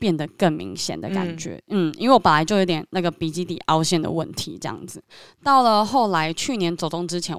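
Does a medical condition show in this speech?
Yes: submucous cleft palate; submucous cleft palate since childhood, former underbite, braces, insurance-covered orthognathic surgery advancing upper, retracting lower jaw.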